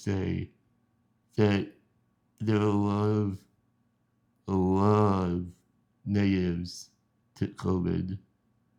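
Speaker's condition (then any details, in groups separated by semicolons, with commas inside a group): Spinal muscular atrophy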